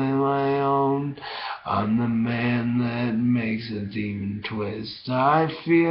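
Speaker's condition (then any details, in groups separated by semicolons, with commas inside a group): Brain injury; bicycle accident head injury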